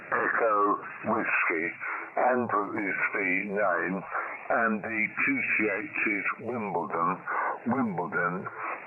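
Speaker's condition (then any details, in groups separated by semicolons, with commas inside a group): Mouth surgeries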